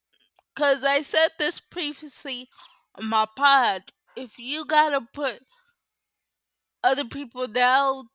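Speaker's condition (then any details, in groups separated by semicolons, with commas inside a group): Cerebral palsy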